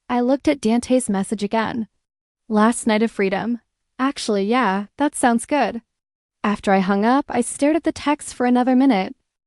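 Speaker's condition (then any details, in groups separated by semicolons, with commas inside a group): No condition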